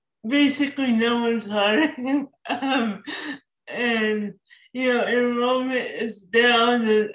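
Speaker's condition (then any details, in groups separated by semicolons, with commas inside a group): Cerebral palsy; cerebral palsy from birth, obstructive labor, oxygen deprivation, forceps delivery, couple weeks in NICU, moved to U.S. before age three for therapy; moderate to severe, wrote dissertation with typist in another state, works remotely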